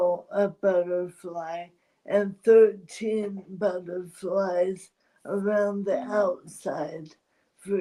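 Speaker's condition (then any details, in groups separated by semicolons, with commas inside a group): ALS; voice strains with talking, needs voice rest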